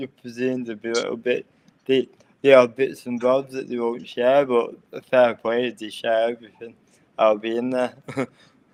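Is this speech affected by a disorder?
Yes: cerebral palsy.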